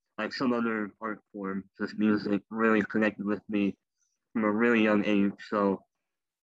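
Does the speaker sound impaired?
Yes: cleft lip and palate; congenital.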